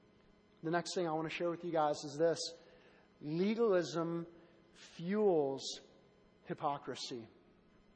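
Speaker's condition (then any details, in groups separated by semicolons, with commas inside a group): No condition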